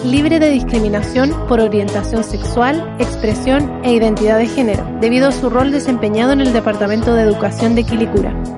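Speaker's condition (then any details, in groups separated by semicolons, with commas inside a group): No condition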